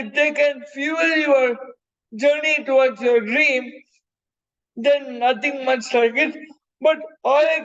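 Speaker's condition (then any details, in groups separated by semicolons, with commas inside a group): Cerebral palsy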